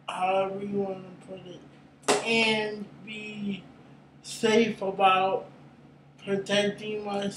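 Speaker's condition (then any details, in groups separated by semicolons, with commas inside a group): Cerebral palsy; brain injury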